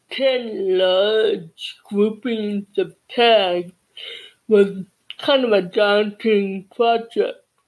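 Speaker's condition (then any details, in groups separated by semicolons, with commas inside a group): Cerebral palsy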